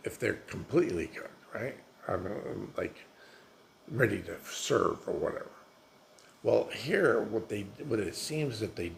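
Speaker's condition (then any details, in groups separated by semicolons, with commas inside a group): Multiple sclerosis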